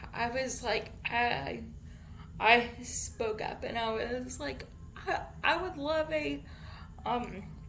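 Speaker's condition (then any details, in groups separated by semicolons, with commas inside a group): Cerebral palsy; infant ventilator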